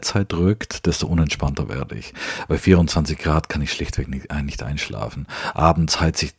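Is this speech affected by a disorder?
No.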